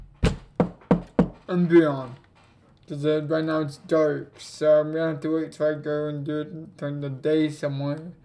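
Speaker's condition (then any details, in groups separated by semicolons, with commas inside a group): Cerebral palsy; affects legs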